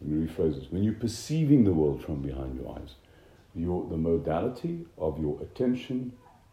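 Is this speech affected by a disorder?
No.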